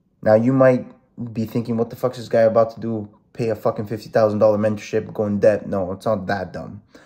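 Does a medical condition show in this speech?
No.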